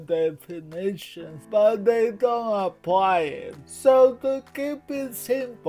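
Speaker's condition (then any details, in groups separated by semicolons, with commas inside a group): Cerebral palsy; lack of oxygen at birth, fine motor impairment, cannot handwrite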